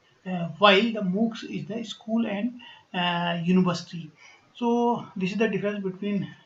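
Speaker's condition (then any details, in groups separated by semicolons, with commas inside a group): No condition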